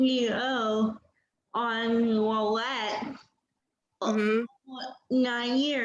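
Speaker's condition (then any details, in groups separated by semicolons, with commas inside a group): Cerebral palsy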